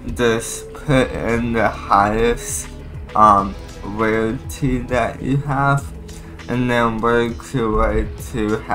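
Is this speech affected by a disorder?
Yes: cerebral palsy.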